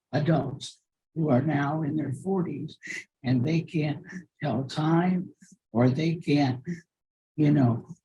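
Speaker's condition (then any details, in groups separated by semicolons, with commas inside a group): Cerebral palsy; from birth; mild in childhood, worsened quickly from teens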